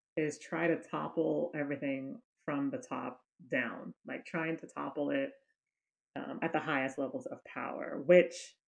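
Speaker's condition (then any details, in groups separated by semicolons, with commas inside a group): No condition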